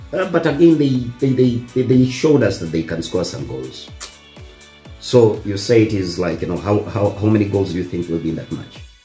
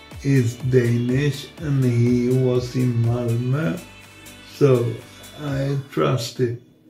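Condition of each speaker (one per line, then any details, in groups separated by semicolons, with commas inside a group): No condition
Multiple sclerosis; progressive form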